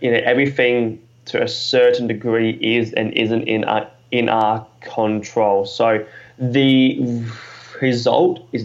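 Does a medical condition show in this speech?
Yes: stutter; stutter since school years, dropped out of high school over speech, planned never to speak again; deliberate speaking practice, reading, speaking techniques, articulation work, interviews, speaking gigs, keynotes; stutter overcome to a certain degree, fluency affected by sleep, calmness or anxiety; here repeated sounds.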